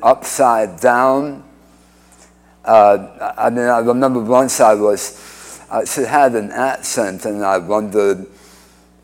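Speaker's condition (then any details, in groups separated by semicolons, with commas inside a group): Speech impediment after cancer surgery; no speech with tracheostomy after surgery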